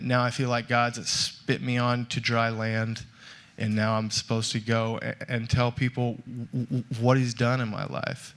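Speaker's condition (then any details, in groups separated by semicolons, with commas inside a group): Stuttering; stutter since childhood; still stutters, speaks publicly on stage; stutter noticeable to listeners when speaking; prolonged sounds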